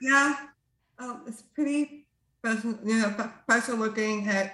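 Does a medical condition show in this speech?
Yes: Down syndrome.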